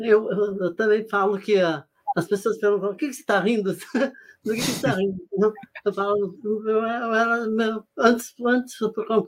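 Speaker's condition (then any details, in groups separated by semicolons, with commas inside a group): Parkinson's disease; Parkinson's disease diagnosed 17 years ago, facial rigidity, stiff body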